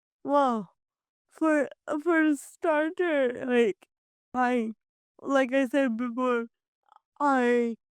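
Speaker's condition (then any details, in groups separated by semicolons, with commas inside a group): Cerebral palsy; from birth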